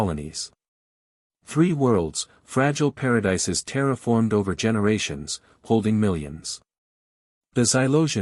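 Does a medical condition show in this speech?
No.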